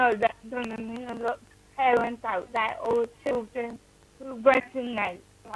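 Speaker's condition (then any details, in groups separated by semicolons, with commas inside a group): Cerebral palsy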